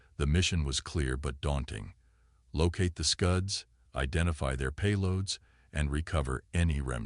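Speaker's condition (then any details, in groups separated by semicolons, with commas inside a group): No condition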